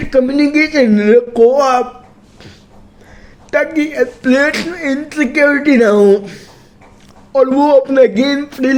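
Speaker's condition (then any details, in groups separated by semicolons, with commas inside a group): Cerebral palsy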